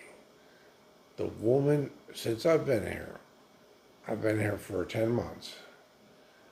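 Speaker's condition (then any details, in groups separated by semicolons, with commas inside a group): Multiple sclerosis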